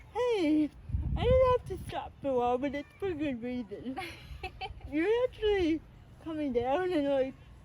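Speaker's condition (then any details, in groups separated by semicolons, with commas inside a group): Spastic cerebral palsy; uses wheelchair; can speak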